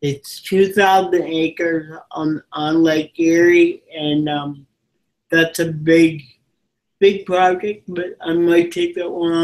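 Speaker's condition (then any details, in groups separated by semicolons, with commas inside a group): Cerebral palsy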